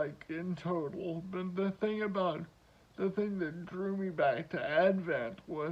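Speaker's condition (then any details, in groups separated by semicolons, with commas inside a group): Cerebral palsy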